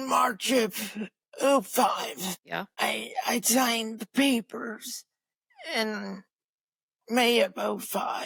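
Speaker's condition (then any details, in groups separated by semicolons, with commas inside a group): Cerebral palsy; birth injury, left hand stronger than right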